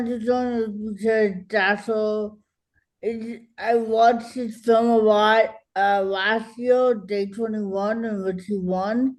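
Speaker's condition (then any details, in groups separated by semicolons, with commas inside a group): Cerebral palsy; speech harder to understand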